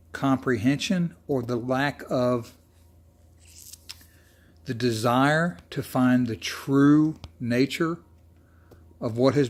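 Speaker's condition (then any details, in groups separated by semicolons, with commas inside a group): No condition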